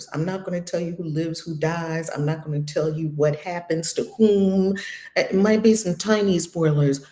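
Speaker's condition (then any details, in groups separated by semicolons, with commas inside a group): No condition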